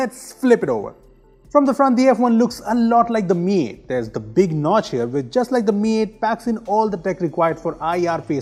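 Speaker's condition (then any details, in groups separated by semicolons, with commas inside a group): No condition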